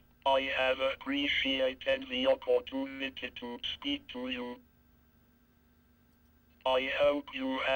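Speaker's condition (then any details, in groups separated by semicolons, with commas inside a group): Cerebral palsy, speech-generating device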